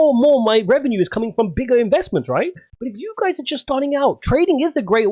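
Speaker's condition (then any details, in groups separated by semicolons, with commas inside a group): No condition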